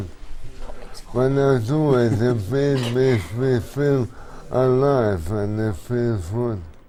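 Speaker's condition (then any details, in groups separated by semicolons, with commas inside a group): MND/ALS; progressive; poor speech at onset, slow speech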